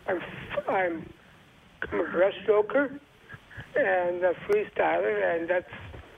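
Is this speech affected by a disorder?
Yes: Down syndrome; age 41.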